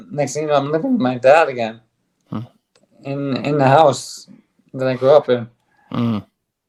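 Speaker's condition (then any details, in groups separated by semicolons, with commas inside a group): ALS; on drug, stronger bite, speaks better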